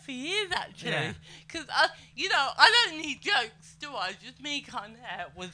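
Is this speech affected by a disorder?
Yes: cerebral palsy; slow walking, poor handwriting; slow to reach stage, sits on plinth on stage; able to speak and move.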